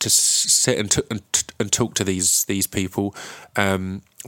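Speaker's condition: Stutter; unnoticed during rapping and spoken word years, noticed with radio show and podcast, works with STAMMA; stuttering increased this episode due to nerves over serious subject; stutters more when nervous; repeated sounds, repeated words, prolonged sounds

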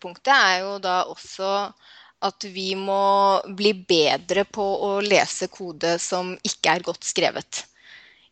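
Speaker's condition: No condition

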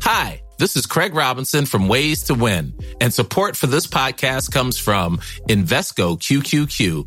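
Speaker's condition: No condition

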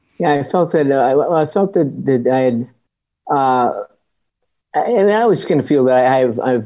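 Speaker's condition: Parkinson's disease; after back surgery

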